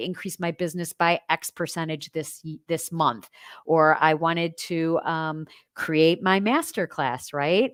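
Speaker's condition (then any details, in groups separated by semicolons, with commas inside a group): No condition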